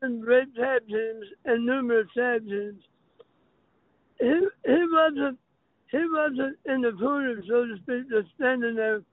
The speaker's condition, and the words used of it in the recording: Throat cancer. Therefore, there has been a lot of impact on his throat, on his speech.